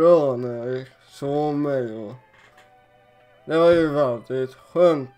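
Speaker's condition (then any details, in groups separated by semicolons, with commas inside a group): Cerebral palsy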